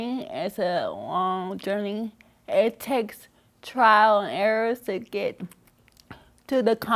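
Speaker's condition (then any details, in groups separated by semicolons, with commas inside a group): Cerebral palsy; scoliosis, spine and leg surgery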